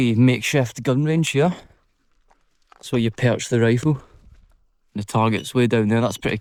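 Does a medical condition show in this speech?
No.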